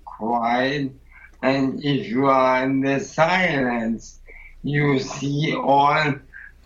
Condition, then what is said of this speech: ALS (motor neuron disease). But it's going inside, my deep inside, and then I can write much more than I can speak.